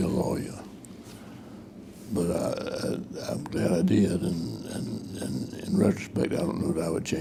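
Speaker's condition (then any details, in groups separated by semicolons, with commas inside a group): Parkinson's disease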